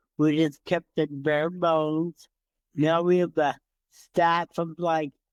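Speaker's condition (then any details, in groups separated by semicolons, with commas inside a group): Cerebral palsy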